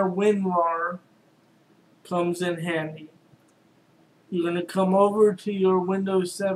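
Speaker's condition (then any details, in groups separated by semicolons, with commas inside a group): Cerebral palsy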